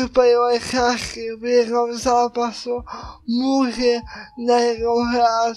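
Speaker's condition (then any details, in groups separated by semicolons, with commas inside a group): Cerebral palsy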